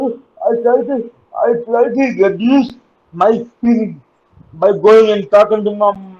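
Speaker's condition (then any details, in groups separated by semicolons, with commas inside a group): Cerebral palsy; uses wheelchair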